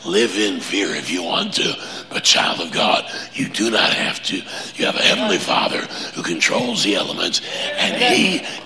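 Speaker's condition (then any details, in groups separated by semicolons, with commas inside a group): Laryngeal cancer; much weaker than before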